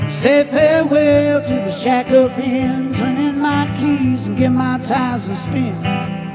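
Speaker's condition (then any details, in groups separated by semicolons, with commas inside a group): No condition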